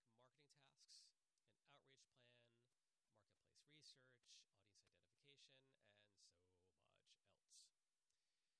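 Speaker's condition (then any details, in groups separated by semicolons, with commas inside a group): No condition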